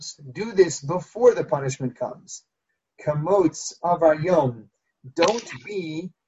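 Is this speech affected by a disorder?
No.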